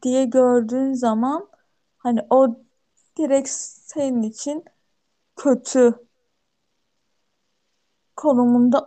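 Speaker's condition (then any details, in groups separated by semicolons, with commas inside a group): Stuttering; same degree as a year earlier; still stutters, unchanged degree; at times physically straining and tiring; prolonged sounds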